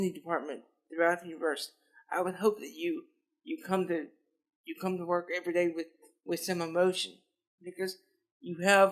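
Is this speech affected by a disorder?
Yes: cerebral palsy; lifelong physical disability.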